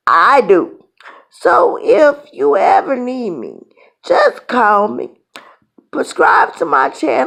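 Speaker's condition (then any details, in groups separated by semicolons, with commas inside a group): Cerebral palsy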